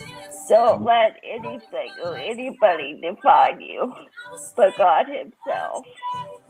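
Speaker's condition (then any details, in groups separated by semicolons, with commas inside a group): Cerebral palsy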